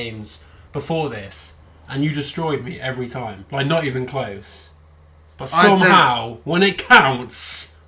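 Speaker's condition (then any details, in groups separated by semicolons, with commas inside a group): No condition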